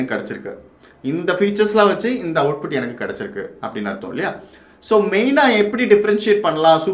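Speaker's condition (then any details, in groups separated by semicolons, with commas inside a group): No condition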